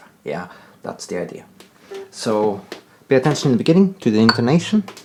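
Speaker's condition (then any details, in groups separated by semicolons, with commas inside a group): No condition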